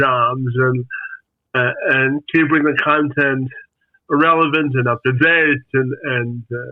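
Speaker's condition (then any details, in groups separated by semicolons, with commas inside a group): Spastic quadriplegic cerebral palsy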